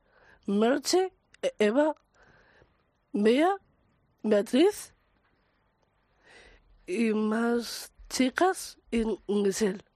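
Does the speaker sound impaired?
Yes: Down syndrome; trisomy 21.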